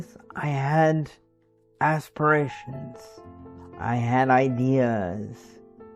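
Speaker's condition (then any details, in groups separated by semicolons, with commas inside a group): Cerebral palsy; stiff muscles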